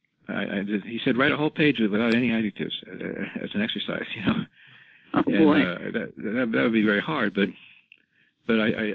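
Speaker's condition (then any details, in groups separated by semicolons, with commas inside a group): Parkinson's disease, rigidity-predominant, no tremor; diagnosed by neurologist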